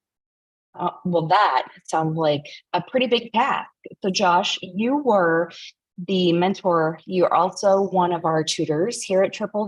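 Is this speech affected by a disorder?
No.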